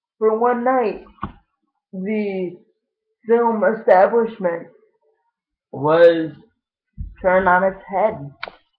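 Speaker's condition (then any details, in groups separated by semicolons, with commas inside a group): Cerebral palsy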